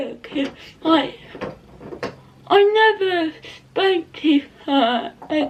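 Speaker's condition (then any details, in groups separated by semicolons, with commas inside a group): Cerebral palsy; not quadriplegic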